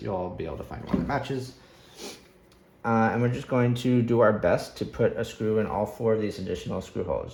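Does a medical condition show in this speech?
No.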